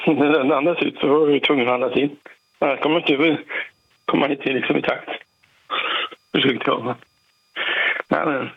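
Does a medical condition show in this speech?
Yes: Parkinson's; 40-50 tablets daily, throat operation, ICU oxygen 12 hours about 2 months ago; recovering from near-fatal ICU stay, much still to work on; sometimes difficulty speaking, trouble getting voice out.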